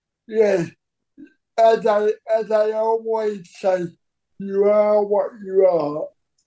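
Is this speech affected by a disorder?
Yes: cerebral palsy; wheelchair user.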